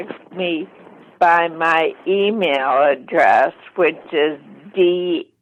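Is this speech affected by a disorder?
Yes: ALS, mild; voice slightly impaired.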